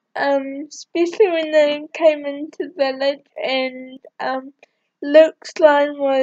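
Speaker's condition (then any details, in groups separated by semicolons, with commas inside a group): Cerebral palsy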